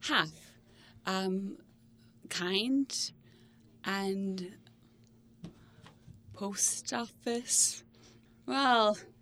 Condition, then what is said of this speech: Aphasia. Um, struggle speech, but I am confident that heal and grow